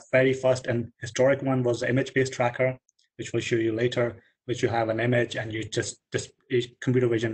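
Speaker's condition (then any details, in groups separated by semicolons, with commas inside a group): No condition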